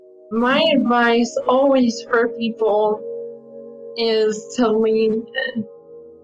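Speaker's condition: ALS; attends ALS clinic

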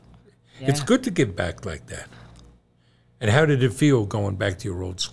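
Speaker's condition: No condition

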